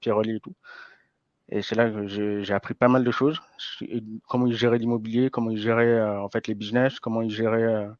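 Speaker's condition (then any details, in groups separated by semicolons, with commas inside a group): Hearing impairment from birth, congenital; diagnosed around age 4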